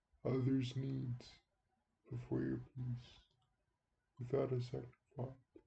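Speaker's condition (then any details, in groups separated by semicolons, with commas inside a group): Cerebral palsy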